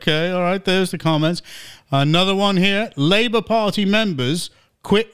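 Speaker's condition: No condition

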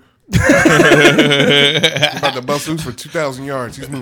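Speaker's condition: No condition

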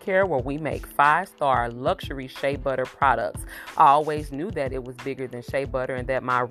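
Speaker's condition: No condition

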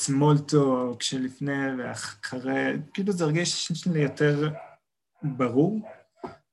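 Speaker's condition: Stuttering; stuttering since young age, previously much more covert; uses word planning and word skipping in stressful situations to keep flow; speech blocks, plans words ahead and skips words under stress; repeated sounds

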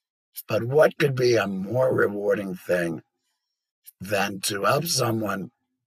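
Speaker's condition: Laryngectomy; electrolarynx hard to use and not understood by others, including on phone

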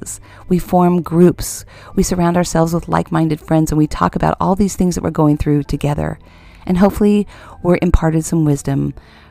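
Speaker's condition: No condition

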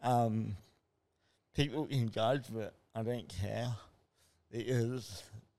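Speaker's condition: Spastic cerebral palsy; spastic type from birth

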